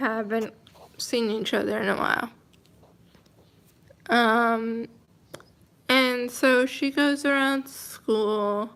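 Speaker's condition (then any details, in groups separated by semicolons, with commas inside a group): Cerebral palsy, mild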